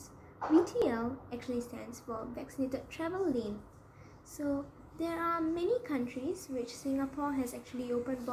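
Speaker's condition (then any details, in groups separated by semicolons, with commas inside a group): No condition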